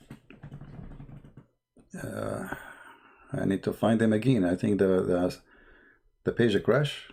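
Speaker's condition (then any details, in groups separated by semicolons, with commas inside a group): No condition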